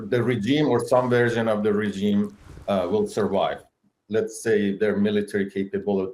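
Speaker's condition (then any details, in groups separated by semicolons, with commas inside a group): No condition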